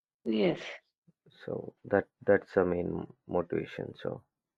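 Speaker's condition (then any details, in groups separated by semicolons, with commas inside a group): No condition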